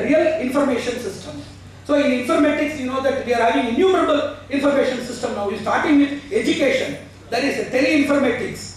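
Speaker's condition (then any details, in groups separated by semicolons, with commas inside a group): No condition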